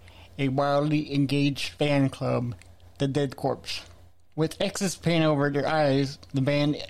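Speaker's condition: Cerebral palsy; back pain

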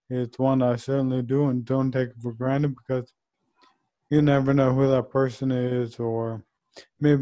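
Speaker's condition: ALS; voice banking in progress with Taylor

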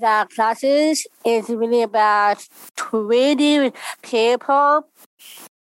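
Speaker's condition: Down syndrome; congenital

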